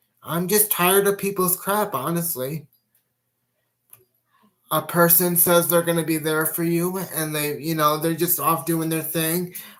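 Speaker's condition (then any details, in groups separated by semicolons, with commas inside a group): Cerebral palsy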